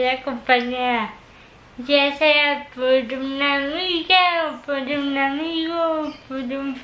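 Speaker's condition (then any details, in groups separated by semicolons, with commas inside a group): Cerebral palsy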